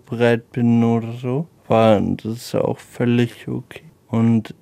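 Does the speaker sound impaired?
Yes: Friedreich's ataxia; rare incurable nerve disease, affects balance, motor skills and heart, onset at age 12; uses wheelchair, 25 years old, about 13 years since onset.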